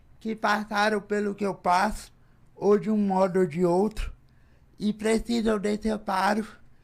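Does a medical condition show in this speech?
Yes: cerebral palsy.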